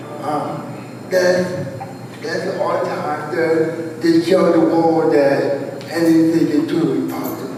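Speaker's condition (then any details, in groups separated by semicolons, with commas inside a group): Cerebral palsy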